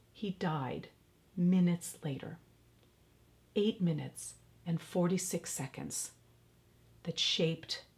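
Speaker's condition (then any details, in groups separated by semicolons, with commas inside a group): No condition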